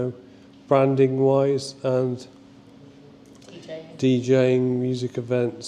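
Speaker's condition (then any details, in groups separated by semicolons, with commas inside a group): Motor neurone disease; ALS type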